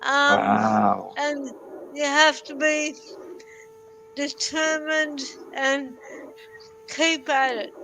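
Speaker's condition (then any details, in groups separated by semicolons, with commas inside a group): Cerebral palsy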